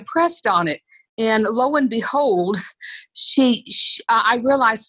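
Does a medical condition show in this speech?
Yes: stuttering; stutters when speaking to group on video call; here repeated sounds, prolonged sounds.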